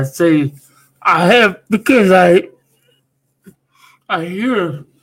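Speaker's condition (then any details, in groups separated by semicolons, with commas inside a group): Speech impediment; exact professional term not known to speaker; high on edibles eaten as breakfast; speech hard for co-host to understand, speaker rejects mush mouth label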